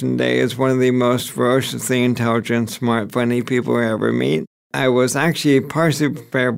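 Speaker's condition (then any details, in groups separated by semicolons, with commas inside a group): ALS; progressing slowly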